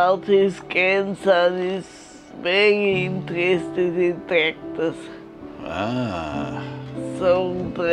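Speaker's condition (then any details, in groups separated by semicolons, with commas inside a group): Multiple sclerosis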